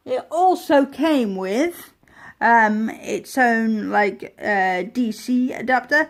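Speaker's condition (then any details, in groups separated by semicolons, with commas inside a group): Cerebral palsy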